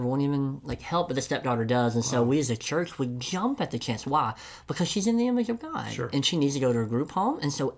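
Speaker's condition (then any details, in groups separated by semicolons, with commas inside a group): Cleft lip and palate; congenital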